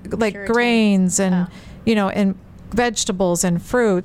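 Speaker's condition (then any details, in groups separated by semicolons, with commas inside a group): No condition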